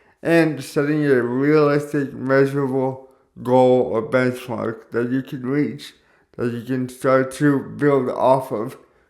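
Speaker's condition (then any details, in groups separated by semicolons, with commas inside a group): Cerebral palsy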